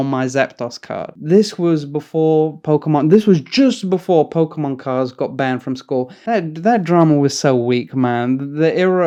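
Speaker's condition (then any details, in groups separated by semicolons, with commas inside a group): No condition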